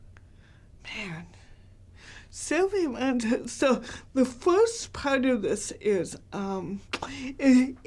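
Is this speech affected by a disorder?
Yes: cerebral palsy, mild; hard to understand.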